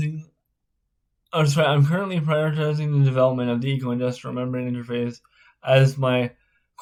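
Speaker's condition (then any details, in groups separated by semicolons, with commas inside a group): Spastic cerebral palsy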